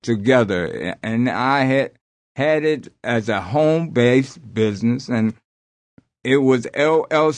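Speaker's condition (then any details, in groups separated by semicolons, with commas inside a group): Aphasia after strokes; less noticeable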